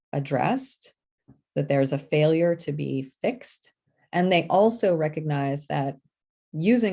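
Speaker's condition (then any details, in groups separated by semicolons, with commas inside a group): No condition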